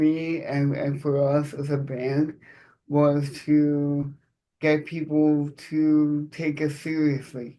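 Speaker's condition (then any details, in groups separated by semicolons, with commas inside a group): Cerebral palsy; present from birth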